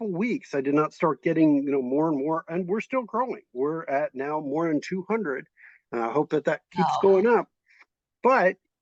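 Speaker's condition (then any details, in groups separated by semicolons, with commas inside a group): No condition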